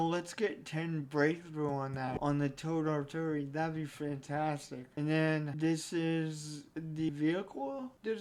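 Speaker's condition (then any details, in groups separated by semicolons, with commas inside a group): Cerebral palsy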